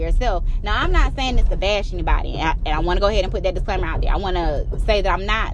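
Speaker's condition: No condition

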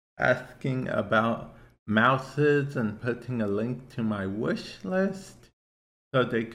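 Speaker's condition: Cerebral palsy; affects speech to an extent

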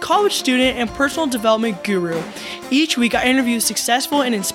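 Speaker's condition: No condition

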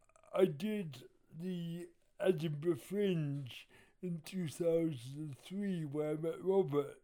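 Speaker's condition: Cerebral palsy; wheelchair user

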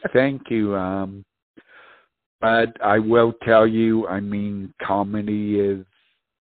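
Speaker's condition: Speech impediment; mistaken for intoxication by bartenders and police

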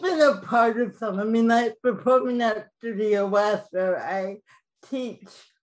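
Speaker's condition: Cerebral palsy, mild; speech mildly affected

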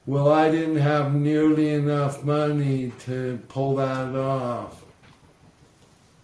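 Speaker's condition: ALS; currently battling disease

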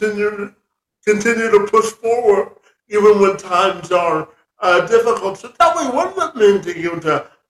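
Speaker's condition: Spastic quadriplegia cerebral palsy; from birth, described as not enough oxygen in legs, cannot walk normally

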